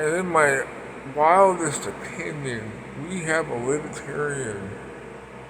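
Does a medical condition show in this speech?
Yes: Parkinson's; speech impediment.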